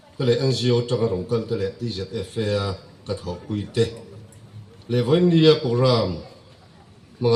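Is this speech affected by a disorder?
No.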